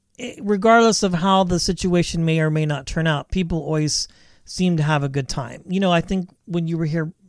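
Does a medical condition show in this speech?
No.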